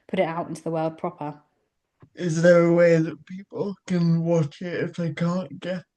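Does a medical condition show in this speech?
Yes: cerebral palsy; childhood surgery.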